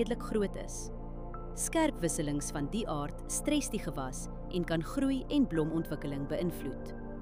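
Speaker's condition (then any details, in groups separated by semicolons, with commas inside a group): No condition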